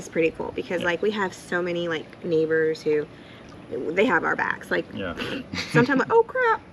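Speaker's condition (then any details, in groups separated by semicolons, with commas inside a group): No condition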